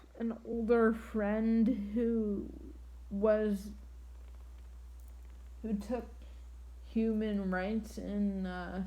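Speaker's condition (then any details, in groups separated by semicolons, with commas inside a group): Triplegic cerebral palsy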